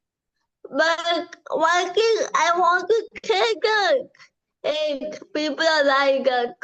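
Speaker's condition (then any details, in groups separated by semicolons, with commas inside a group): Cerebral palsy; from birth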